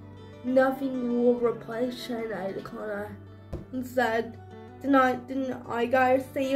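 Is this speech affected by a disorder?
Yes: cerebral palsy.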